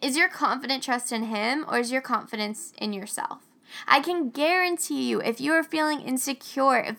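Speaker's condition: No condition

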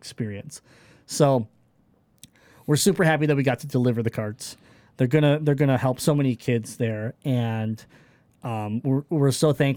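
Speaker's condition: Cleft palate; congenital cleft palate

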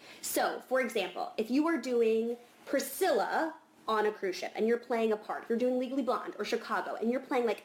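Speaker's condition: No condition

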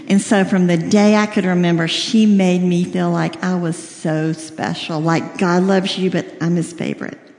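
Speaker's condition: Cleft lip and palate, severe

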